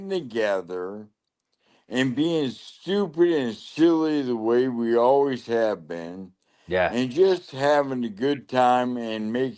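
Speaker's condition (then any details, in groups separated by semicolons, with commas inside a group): Lou Gehrig's disease (ALS)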